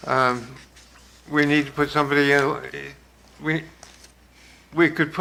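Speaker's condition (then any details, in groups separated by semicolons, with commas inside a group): Parkinson's; severe, shaking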